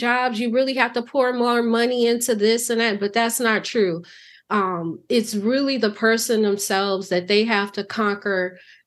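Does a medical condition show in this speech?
No.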